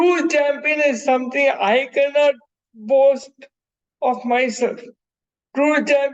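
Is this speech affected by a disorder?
Yes: cerebral palsy.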